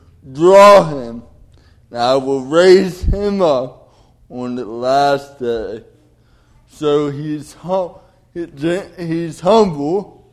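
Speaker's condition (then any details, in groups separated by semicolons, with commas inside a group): Cerebral palsy; Kennedy Krieger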